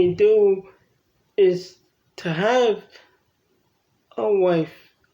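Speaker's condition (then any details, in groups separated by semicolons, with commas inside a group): Cerebral palsy; from birth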